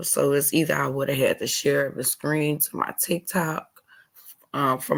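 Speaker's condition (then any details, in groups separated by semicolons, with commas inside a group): No condition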